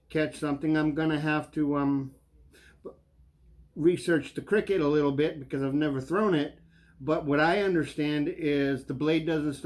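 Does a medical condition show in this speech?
No.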